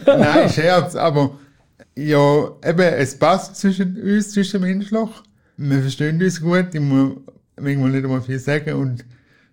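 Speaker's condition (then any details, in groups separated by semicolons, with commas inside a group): Cerebral palsy; cerebral palsy from birth, physical not cognitive, wheelchair user, moved on knees as child; daily help via IV assistance model for almost 10 years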